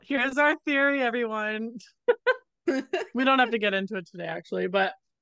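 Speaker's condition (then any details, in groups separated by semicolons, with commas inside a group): No condition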